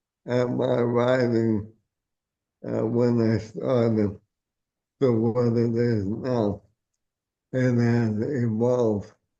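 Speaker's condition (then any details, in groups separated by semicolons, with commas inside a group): ALS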